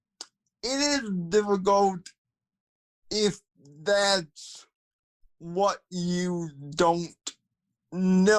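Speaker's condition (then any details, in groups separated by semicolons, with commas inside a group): Cerebral palsy, spastic quadriplegia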